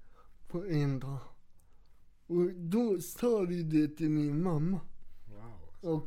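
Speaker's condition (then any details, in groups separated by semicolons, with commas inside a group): Cerebral palsy; wheelchair user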